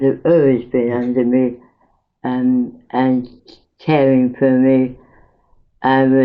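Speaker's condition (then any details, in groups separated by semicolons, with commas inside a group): Mouth cancer after operations; tracheotomy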